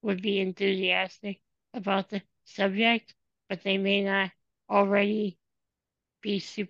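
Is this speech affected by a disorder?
Yes: spinal muscular atrophy; genetic.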